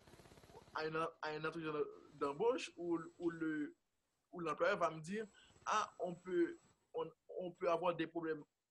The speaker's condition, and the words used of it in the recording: Stuttering. Donc, au fil du temps, voilà, moi, j'ai compris que j'étais bègue, mais ça n'a ça, n'a jamais été un frein.